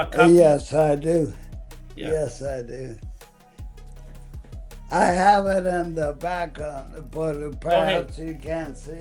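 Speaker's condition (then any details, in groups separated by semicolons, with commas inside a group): ALS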